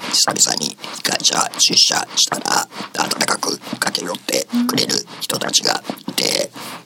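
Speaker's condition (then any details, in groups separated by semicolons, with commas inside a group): Laryngectomy, esophageal speech; attended two and a half years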